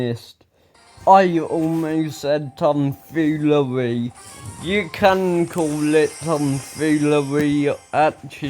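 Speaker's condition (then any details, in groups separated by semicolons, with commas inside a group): Ataxia; speech recently worse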